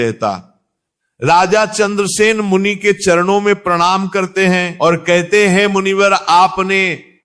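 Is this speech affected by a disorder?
No.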